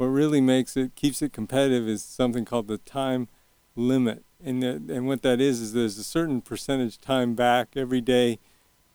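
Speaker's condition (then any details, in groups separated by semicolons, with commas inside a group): Early onset Parkinson's, young onset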